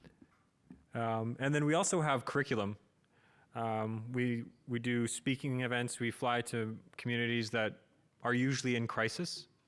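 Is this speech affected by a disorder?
No.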